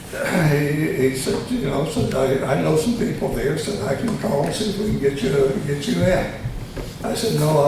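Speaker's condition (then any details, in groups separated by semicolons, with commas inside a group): Tongue cancer surgery; both sides of tongue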